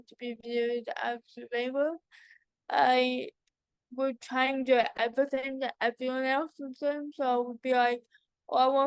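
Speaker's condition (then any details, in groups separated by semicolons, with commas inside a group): Cerebral palsy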